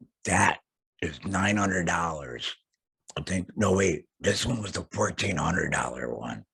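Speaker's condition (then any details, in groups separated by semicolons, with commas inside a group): Laryngectomy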